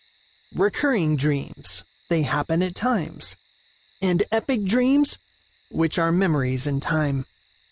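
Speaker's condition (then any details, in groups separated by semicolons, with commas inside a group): No condition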